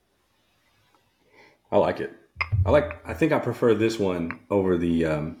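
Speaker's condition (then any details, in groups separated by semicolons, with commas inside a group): No condition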